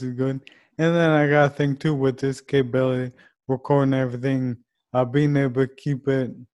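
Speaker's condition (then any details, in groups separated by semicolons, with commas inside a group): ALS; ALS diagnosed just before age 30, neurodegenerative motor neuron disease; voice banking in progress with Taylor, podcast recorded for future computerized voice; voice changed a little, some slurring, dictation differences, still understandable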